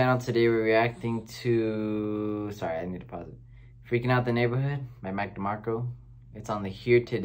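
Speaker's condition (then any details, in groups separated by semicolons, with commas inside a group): No condition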